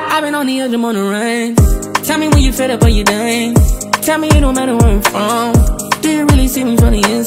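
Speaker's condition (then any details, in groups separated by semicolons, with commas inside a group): No condition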